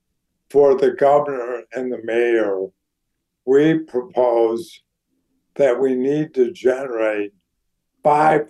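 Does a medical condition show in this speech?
Yes: ALS; neurodegenerative disease, declining health; voice somewhat compromised by disease, audibly affected.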